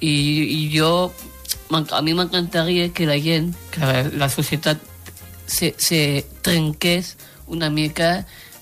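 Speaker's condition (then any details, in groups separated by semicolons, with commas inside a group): Down syndrome; three copies of chromosome 21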